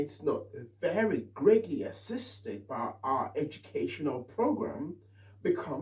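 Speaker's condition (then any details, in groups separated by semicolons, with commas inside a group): No condition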